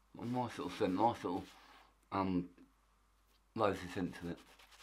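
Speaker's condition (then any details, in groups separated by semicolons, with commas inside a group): Tongue cancer; half tongue removed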